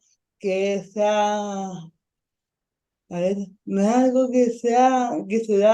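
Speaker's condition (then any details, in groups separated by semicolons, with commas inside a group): Ataxic cerebral palsy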